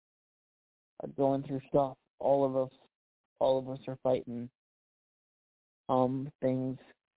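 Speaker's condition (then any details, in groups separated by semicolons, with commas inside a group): Cerebral palsy; past challenges speaking up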